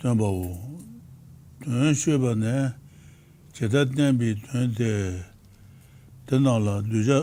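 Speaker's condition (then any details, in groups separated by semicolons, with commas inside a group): No condition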